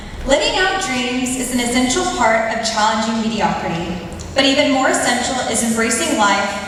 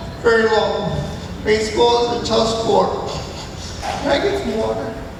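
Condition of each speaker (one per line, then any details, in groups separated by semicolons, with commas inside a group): No condition
Cerebral palsy; from birth, caused by traumatic birth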